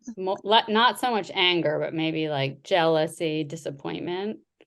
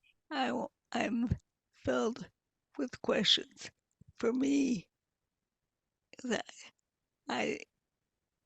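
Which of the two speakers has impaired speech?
The second: multiple sclerosis; progressive form, quadriplegic, wheelchair user; voice had grown faint, used amplifier, weak breathing muscles.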